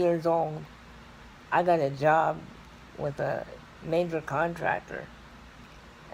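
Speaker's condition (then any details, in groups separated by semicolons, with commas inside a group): Cerebral palsy; scoliosis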